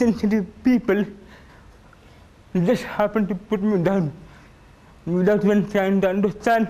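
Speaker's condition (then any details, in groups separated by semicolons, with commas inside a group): Cerebral palsy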